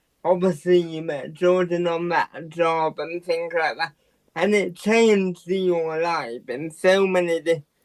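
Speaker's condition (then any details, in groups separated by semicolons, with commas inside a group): Quadriplegic cerebral palsy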